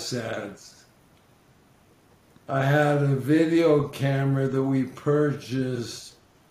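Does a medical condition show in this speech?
Yes: ALS; losing voice.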